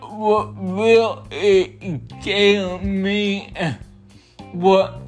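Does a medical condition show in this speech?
Yes: cerebral palsy.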